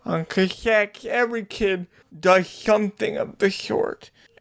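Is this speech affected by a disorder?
Yes: cerebral palsy; cerebral palsy diagnosed at age 2, limited outdoor play in childhood; vocal ability might be a little different.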